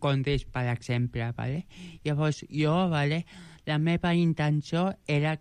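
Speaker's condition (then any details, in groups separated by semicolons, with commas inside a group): Joubert syndrome; present from birth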